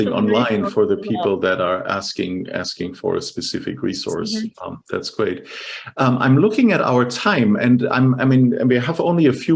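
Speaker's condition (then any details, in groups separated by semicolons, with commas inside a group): No condition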